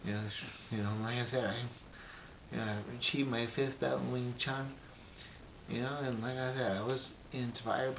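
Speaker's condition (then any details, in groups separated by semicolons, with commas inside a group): Brain injury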